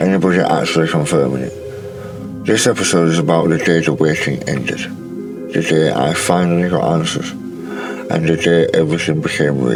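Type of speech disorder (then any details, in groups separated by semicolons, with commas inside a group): Speech after partial glossectomy; tongue cancer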